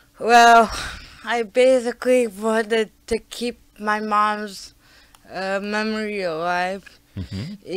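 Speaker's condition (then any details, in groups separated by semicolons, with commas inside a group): Cerebral palsy; born premature; talking is a struggle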